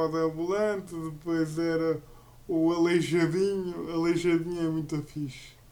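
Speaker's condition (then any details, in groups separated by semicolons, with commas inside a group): Cerebral palsy; uses a wheelchair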